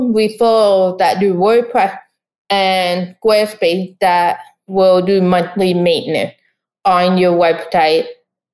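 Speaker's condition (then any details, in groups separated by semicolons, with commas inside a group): Deafness; follows conversation via live ai transcription on tablet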